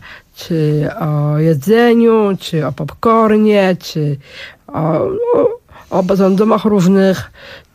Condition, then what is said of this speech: Down syndrome. Ja potrafię rozmawiać i zaczęło się od tego, że ja mówię.